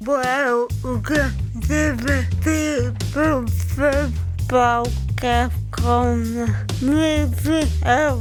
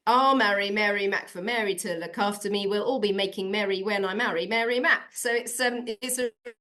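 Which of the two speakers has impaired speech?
The first: cerebral palsy; from birth.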